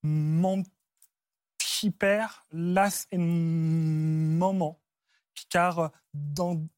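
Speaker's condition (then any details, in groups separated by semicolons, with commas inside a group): Stuttering; onset at about age 4 after grandmother's throat cancer, fluent before, once misdiagnosed as Gilles de la Tourette; no attempts to control stuttering; part-word and word repetitions, frequent euh fillers; prolonged sounds, blocks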